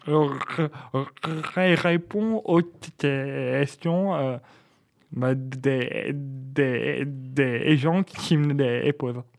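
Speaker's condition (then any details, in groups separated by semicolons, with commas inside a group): Stuttering; stuttering since age 4; repeated sounds, repeated words, prolonged sounds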